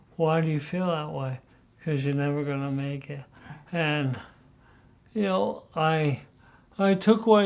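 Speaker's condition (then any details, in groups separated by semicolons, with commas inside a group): Parkinson's disease; deep brain stimulation surgery; good singing voice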